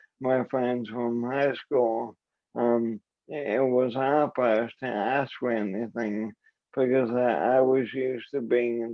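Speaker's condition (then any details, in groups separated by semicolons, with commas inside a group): ALS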